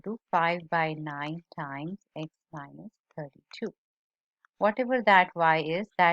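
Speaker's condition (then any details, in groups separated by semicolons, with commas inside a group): No condition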